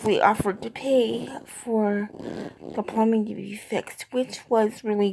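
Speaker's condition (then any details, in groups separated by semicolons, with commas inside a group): Cerebral palsy, triplegia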